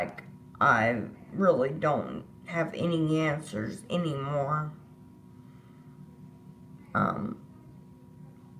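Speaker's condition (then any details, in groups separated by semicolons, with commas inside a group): Disability causing slurred speech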